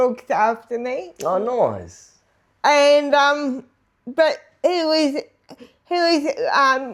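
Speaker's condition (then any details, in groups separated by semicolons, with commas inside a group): Disability affecting speech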